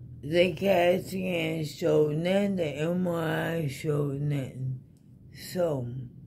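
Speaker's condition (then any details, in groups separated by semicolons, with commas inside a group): ALS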